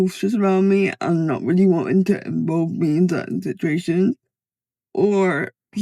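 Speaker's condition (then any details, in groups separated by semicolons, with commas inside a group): Cerebral palsy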